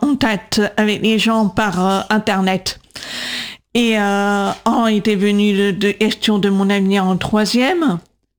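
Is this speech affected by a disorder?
Yes: profound congenital deafness, congenital, due to cytomegalovirus (CMV); diagnosed 18 months, severe then profound at 8, cochlear implants left 8.5, second 20-22; 20 years speech therapy for speaking and voice control, LPC cued speech, AI struggles to understand.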